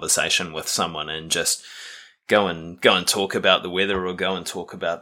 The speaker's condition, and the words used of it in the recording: None; typical speech.